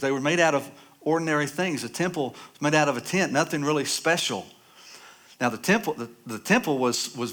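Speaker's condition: No condition

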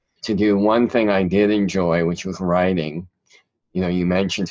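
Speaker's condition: Cleft palate; present since childhood

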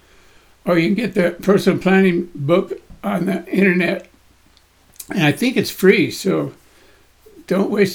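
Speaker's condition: Parkinson's disease; voice shakes, body shakes

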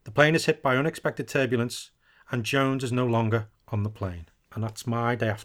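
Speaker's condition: No condition

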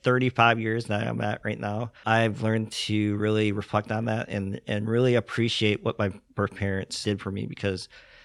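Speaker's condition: Cleft lip and palate; congenital, present from birth in South Korea

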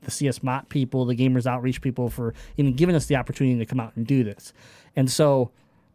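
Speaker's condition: Cleft palate; congenital cleft palate

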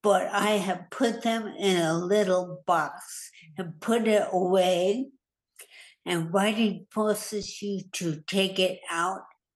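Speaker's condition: Hemorrhagic stroke; trouble putting thoughts into language

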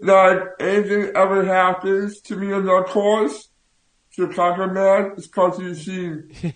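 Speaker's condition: Down syndrome; intellectual disability from early childhood

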